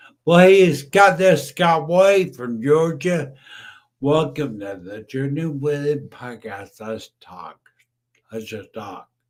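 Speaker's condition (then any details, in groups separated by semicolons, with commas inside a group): Brain injury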